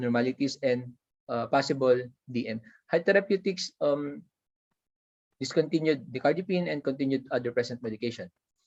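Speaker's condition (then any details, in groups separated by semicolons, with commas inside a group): No condition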